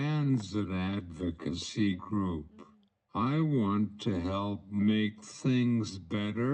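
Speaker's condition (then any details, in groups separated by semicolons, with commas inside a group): Cerebral palsy, speech-generating device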